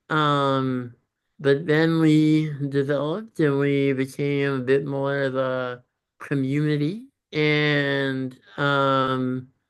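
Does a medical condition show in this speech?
Yes: congenital muscular dystrophy.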